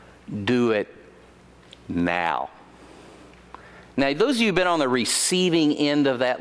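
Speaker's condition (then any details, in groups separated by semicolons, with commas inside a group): No condition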